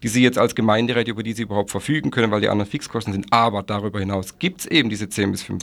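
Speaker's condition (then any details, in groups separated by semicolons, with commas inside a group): No condition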